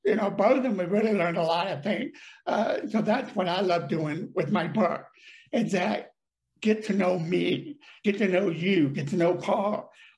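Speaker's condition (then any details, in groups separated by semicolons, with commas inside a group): Deafness; mocked in childhood for talking funny and too loud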